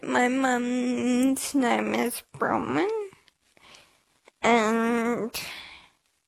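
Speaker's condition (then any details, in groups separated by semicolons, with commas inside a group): Motor neuron disease (ALS); juvenile onset, diagnosed at 9 after collapsing, Royal Children's Hospital; age 14, 5 years since diagnosis, wheelchair user, needs help transferring, constant pain, nausea, no treatment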